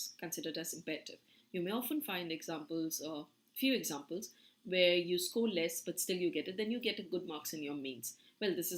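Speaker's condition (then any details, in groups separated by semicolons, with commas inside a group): No condition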